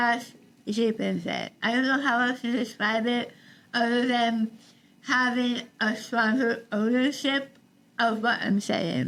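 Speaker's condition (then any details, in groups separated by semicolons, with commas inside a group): Tongue cancer, partial glossectomy, forearm graft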